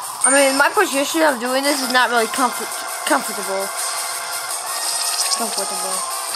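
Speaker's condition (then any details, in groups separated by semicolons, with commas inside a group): No condition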